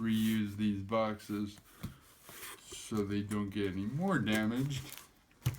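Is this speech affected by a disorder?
Yes: cerebral palsy; affects gait and walking.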